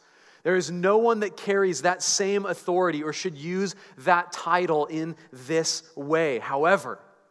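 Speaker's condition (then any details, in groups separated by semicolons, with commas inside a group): No condition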